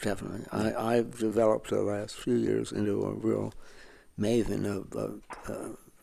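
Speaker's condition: Parkinson's; symptoms grown tougher over time, on medication under Dr. Fawn, specialist in New York

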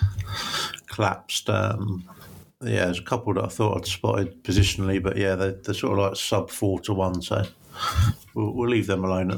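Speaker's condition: No condition

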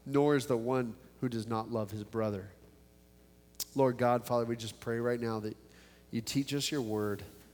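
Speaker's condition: No condition

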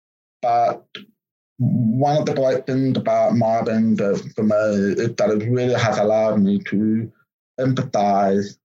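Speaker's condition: Profound deafness; congenital, born deaf

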